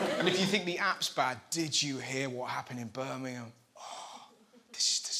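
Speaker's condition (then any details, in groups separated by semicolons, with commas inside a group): No condition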